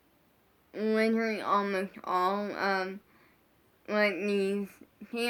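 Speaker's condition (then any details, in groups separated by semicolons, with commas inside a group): Brain injury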